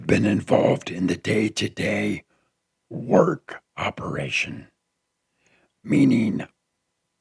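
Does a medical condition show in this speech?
Yes: throat cancer; tracheostomy tube.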